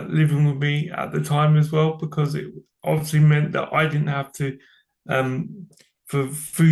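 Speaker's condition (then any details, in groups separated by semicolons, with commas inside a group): Cerebral palsy; from birth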